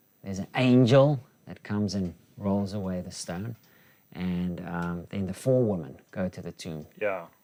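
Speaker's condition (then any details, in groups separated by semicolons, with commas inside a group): No condition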